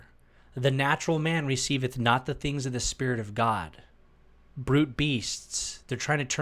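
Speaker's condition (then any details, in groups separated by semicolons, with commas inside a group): No condition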